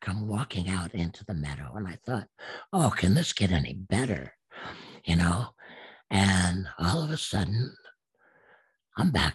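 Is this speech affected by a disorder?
Yes: absent vocal cords; still practices speaking.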